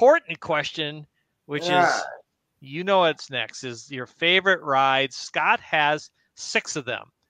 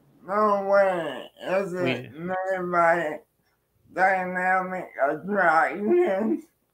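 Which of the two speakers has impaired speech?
The second: cerebral palsy.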